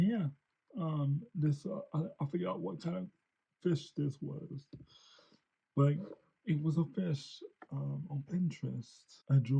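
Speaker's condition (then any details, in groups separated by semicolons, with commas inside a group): Cerebral palsy; since birth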